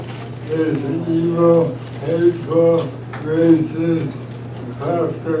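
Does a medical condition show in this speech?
Yes: ALS.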